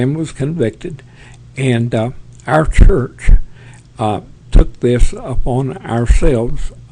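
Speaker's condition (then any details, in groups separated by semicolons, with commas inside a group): Parkinson's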